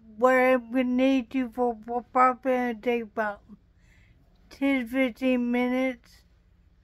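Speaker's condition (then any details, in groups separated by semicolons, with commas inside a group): Traumatic brain injury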